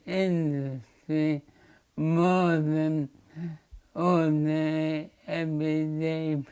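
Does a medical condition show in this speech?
Yes: motor neurone disease.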